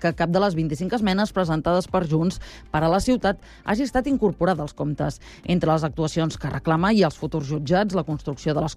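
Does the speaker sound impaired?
No.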